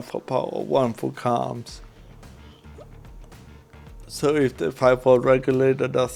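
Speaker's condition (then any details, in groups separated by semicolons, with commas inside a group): Cerebral palsy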